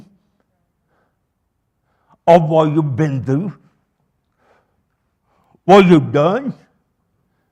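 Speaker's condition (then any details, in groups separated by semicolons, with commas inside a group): Cerebral palsy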